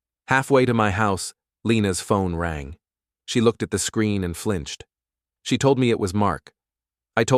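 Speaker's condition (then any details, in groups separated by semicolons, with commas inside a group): No condition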